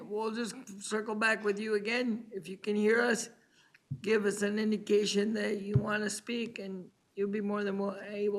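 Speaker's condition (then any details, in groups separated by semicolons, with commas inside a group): Cerebral palsy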